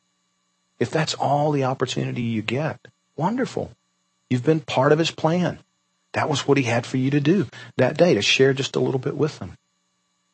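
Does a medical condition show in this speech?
No.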